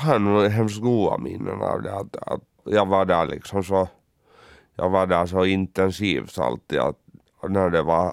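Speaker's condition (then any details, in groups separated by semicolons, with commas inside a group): Cerebral palsy; congenital, born two months premature at 1.69 kg, electric wheelchair user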